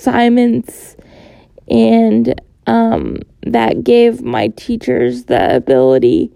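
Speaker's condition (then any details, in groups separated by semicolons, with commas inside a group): Cerebral palsy; born 29 weeks premature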